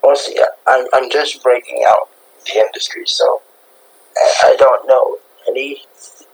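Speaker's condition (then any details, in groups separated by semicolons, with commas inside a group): Cerebral palsy; present from birth, diagnosed at birth, needed computer to type and support workers in school classes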